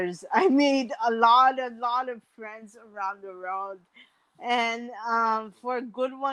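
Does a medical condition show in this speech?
Yes: mild cerebral palsy.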